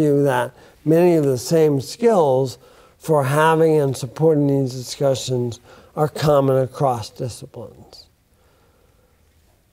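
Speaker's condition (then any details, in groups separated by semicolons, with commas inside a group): Bulbar onset ALS; affects speech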